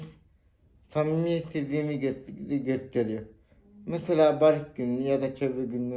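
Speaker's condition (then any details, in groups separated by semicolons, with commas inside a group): Cerebral palsy; spastic type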